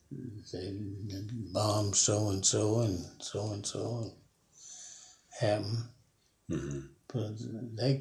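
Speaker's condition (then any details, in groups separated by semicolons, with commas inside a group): Parkinson's disease; never broken a bone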